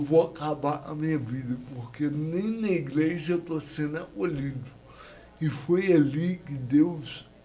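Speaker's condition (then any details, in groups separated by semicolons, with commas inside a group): Cerebral palsy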